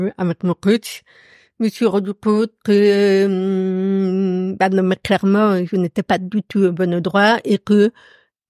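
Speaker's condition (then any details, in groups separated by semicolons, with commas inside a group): Profound congenital deafness; accent from deafness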